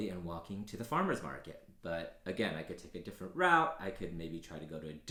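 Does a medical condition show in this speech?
No.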